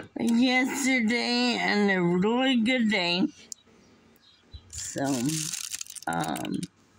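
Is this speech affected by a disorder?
Yes: muscular dystrophy.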